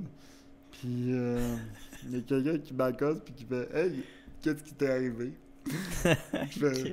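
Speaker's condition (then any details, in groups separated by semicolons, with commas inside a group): Cerebral palsy; wheelchair use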